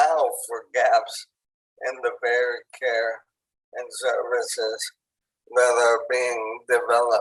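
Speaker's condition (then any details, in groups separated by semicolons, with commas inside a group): ALS; onset in hands and arms, tracheostomy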